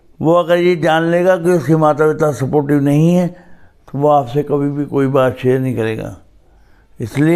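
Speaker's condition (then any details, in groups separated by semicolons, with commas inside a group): Cerebral palsy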